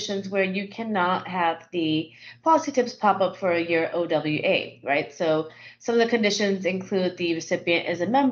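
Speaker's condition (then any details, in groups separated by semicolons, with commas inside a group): No condition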